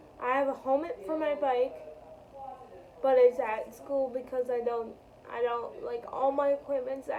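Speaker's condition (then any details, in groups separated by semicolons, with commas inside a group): Cerebral palsy, spastic quadriplegic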